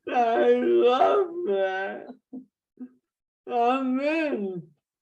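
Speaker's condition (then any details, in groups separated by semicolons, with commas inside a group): Traumatic brain injury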